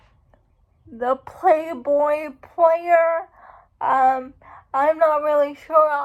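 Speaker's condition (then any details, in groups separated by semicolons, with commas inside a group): Cerebral palsy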